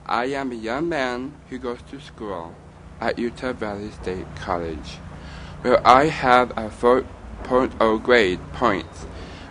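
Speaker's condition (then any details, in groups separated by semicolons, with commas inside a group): Down syndrome; young adult man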